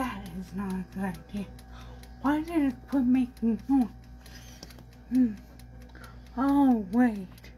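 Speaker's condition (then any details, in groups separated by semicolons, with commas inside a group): Brain injury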